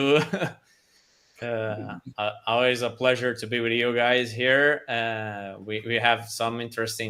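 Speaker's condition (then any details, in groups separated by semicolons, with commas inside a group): No condition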